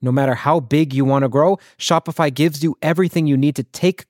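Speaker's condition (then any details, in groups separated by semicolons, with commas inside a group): No condition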